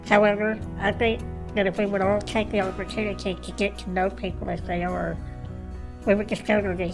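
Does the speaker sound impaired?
Yes: cleft lip and palate, Goldenhar syndrome; congenital Dolgen Harris syndrome, no right ear or lung, missing right jawbone.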